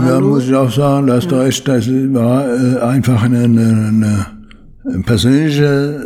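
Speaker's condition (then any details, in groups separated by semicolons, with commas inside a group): Parkinson's disease; limits daily routine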